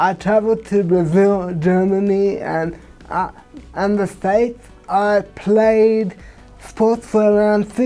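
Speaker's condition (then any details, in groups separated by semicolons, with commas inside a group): Cerebral palsy; from birth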